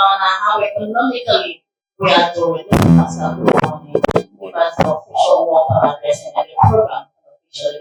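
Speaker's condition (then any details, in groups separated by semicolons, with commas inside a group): No condition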